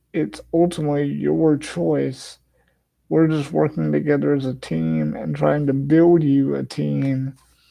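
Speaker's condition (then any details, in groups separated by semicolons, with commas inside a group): Cerebral palsy; has had speech therapy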